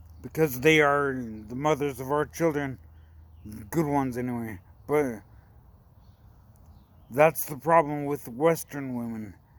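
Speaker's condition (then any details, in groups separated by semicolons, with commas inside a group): Brain injury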